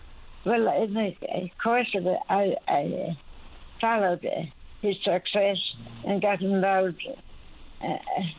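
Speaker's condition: Speech impediment after stroke, mild; stroke a couple of years ago; about two years post-stroke, doing okay, cannot read own diaries since stroke; some words may need clarifying, son Chess offers to clarify

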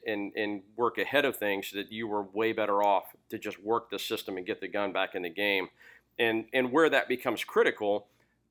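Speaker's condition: No condition

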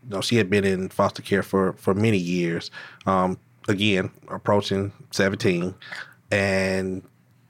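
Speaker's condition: No condition

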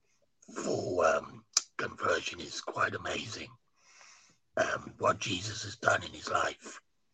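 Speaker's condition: Laryngectomy after cancer; cancer survivor

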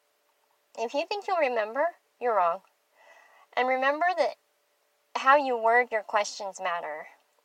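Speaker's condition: Bilateral cleft lip and palate; without partial air escapes to nasal passage, mushy unclear speech, could not roll r's, now improved

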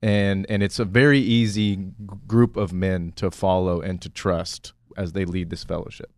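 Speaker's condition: No condition

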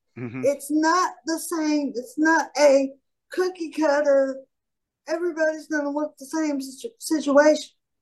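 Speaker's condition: Cerebral palsy; declined physical therapy

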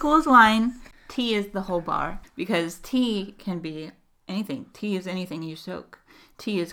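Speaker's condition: No condition

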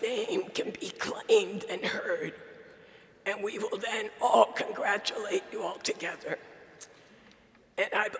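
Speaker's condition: Dysphonia; compromised vocal ability, self-described sultry voice, still able to speak

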